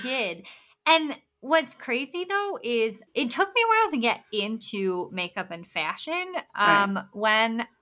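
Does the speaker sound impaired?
Yes: bilateral cleft lip and palate; congenital.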